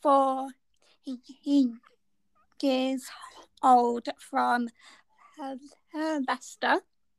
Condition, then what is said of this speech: Stuttering. Her stammer is very severe, but it is also the most severe so far on this podcast.